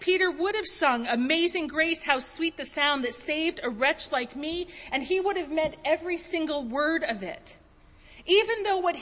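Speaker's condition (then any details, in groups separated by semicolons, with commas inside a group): No condition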